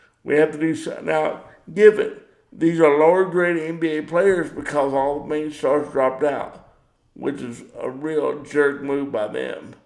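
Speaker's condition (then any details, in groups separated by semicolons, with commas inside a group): Cerebral palsy; power wheelchair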